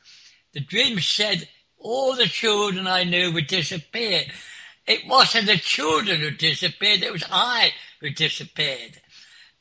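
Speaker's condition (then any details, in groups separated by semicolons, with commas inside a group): Clinically deaf; clinically deaf since school age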